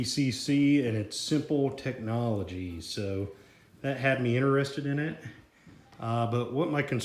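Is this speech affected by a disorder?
No.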